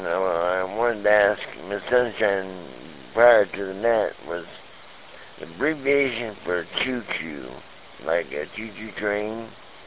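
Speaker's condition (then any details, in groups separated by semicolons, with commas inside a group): Speech impediment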